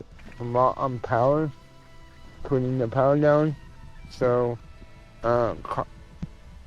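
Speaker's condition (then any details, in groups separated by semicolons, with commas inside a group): Cerebral palsy; tends to mess up words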